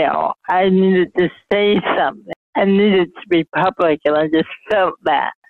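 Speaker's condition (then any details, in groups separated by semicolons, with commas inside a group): Mild cerebral palsy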